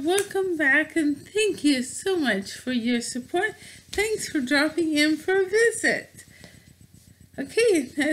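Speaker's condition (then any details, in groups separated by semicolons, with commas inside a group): Bulbar ALS, bulbar onset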